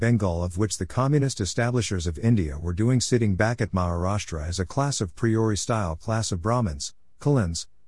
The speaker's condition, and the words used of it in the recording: No condition.